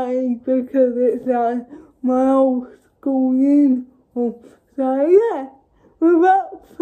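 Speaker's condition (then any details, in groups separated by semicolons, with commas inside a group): Cerebral palsy; uses feeding aid; self-feeding with hand held spoon very difficult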